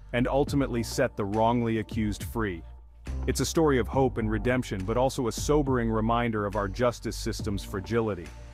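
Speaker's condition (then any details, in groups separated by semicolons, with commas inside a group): No condition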